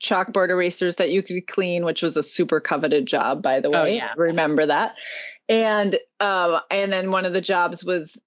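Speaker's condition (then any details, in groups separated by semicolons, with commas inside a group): No condition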